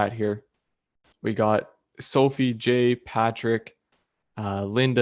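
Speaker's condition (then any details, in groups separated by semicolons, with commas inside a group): No condition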